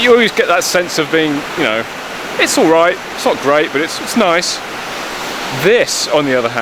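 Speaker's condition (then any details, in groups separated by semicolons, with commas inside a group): No condition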